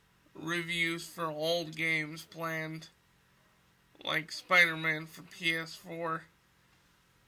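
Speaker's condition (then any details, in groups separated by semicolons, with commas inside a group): Cerebral palsy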